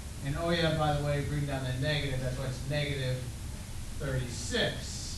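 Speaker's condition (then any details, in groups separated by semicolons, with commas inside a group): No condition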